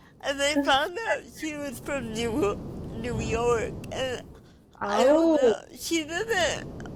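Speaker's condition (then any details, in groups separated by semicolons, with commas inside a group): Cerebral palsy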